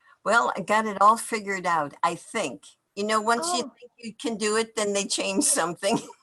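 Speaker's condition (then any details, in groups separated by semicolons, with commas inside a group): No condition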